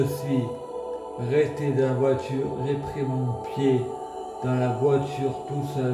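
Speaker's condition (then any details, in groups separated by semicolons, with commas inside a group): Multiple sclerosis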